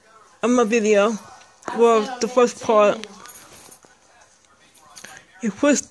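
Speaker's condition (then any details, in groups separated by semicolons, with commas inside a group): Speech impairment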